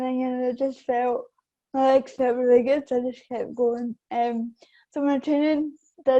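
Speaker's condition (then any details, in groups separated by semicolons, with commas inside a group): Cerebral palsy; affects balance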